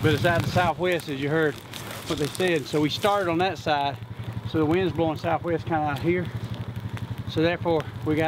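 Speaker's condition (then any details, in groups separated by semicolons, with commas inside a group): No condition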